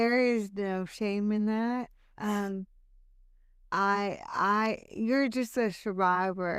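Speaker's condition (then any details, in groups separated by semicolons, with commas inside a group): Hemiplegic cerebral palsy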